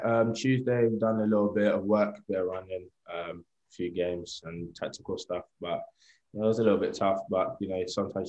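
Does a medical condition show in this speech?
No.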